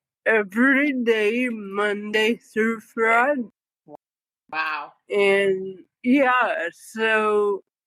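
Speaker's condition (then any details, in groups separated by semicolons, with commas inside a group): Cerebral palsy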